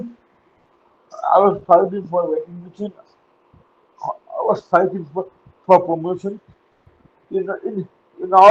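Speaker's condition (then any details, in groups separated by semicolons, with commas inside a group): Cerebral palsy; no daily physiotherapy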